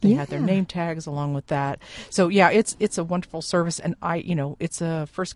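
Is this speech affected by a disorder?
No.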